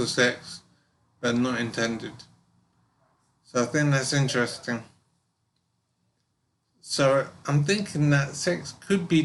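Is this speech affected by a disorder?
Yes: brain injury; severe.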